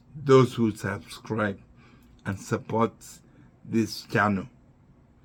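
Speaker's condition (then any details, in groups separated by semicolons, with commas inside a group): Neurological disease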